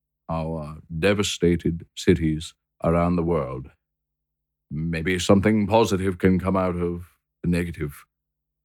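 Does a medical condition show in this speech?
No.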